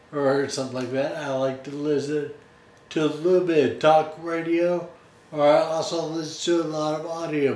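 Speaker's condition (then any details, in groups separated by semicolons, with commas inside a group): Friedreich's ataxia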